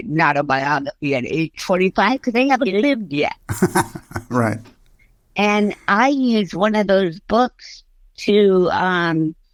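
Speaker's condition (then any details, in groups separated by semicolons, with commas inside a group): Cerebral palsy; since early childhood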